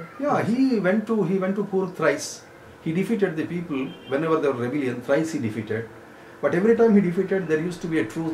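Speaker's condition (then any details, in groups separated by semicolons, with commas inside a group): No condition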